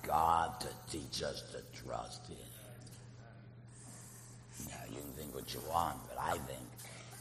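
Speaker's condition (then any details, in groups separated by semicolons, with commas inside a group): Laryngectomy; artificial voice via prosthesis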